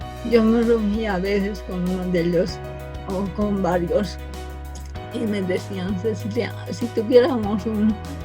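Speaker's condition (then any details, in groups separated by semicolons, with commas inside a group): Cerebral palsy from birth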